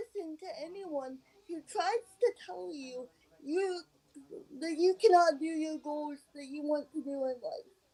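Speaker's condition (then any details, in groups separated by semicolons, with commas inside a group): Cerebral palsy; caused by infant encephalitis, scoliosis, back surgery, wheelchair user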